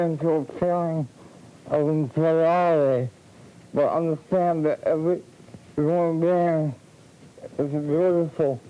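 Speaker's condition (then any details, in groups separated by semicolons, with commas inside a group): Cerebral palsy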